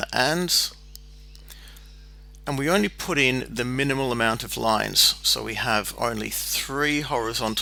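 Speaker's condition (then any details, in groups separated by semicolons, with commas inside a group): No condition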